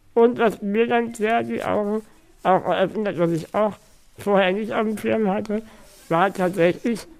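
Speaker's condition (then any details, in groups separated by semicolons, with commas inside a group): Spinal muscular atrophy; neuromuscular disease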